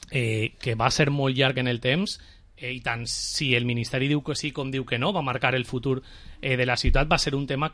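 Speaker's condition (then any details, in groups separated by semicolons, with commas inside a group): No condition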